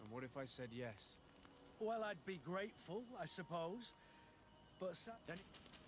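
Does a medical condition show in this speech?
No.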